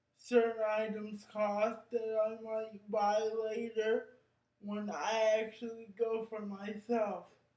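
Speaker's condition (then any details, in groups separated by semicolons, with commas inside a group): Cerebral palsy; brain injury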